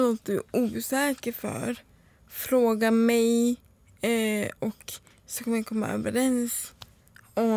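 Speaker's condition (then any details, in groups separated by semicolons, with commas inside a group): Cerebral palsy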